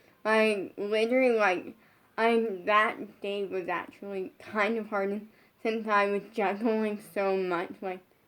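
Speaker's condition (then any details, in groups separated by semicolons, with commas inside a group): Brain injury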